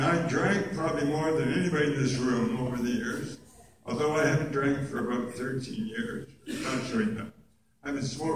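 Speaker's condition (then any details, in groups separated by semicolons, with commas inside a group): Oral cancer; base of tongue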